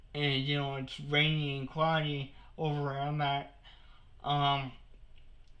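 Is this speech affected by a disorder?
Yes: cerebral palsy.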